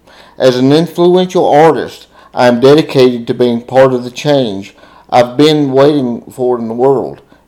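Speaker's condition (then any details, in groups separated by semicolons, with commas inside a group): Cerebral palsy, spastic diplegia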